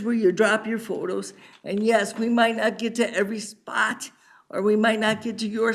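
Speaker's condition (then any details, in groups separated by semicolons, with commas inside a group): Cerebral palsy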